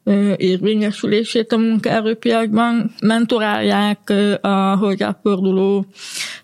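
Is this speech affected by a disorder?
Yes: hearing impairment; used speech-to-text interpreter in university lectures, colleague helps when not understanding in groups.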